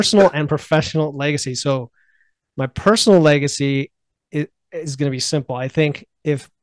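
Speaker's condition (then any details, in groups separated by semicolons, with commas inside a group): No condition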